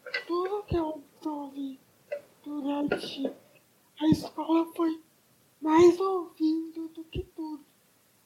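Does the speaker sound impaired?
Yes: cerebral palsy; lesion less severe than others, physical effects, falls, hip surgery for dislocated hip; music therapy to develop communication and singing, possibly speech balance, singing recorded by music therapist.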